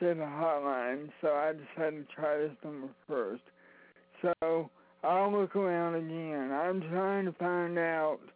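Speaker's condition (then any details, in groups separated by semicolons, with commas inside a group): Cerebral palsy; physical disability, cognition unaffected, walks only short distances, rides scooter, does not drive, needs rides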